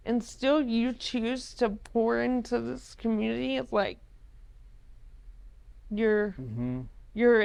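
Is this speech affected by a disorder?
Yes: ALS.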